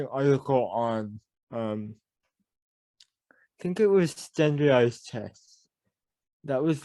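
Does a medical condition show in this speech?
Yes: cerebral palsy; mild speech impediment.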